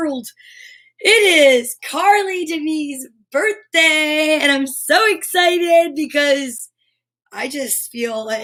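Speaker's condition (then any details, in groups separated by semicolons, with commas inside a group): No condition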